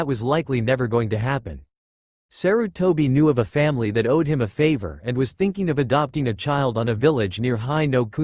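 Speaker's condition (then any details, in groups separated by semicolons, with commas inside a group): No condition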